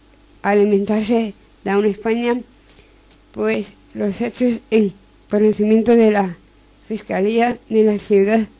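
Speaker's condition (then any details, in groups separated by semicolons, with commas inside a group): Down syndrome; reads news item aloud on live radio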